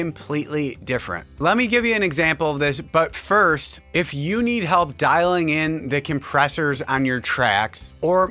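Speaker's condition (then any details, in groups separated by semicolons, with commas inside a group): No condition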